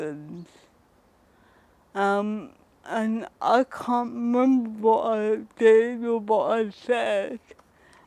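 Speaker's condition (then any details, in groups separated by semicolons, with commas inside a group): Cerebral palsy; speech needs patient listeners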